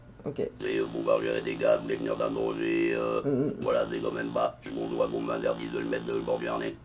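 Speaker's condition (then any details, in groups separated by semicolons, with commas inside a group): Ent cancer of vocal cords; began with hoarse voice for one to two months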